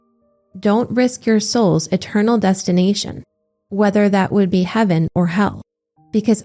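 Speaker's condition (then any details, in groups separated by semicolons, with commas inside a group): No condition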